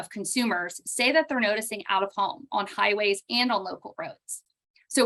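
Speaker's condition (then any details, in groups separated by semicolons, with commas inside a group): No condition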